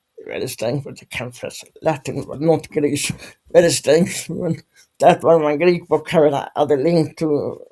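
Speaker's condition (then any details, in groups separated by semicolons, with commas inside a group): Dystonia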